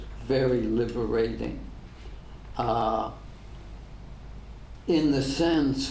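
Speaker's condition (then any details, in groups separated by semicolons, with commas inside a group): ALS; degenerative; diagnosed ten years ago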